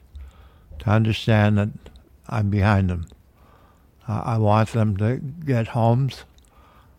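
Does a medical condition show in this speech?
Yes: Parkinson's disease; man aged 73.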